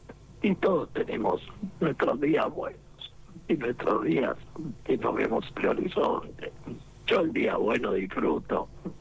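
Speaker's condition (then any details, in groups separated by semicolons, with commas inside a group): Laryngectomy, esophageal speech; total laryngectomy for cancer of larynx and vocal cords, four complicated operations, totally mute after surgery; cancer reported all well after surgery and treatment, some bad days; esophageal voice, very hard to relearn, sounds fairly clear, no assistive device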